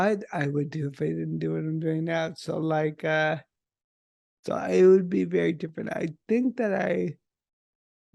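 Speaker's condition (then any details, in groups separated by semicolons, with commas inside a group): Multiple sclerosis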